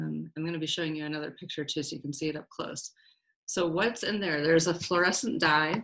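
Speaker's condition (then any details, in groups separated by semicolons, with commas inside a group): No condition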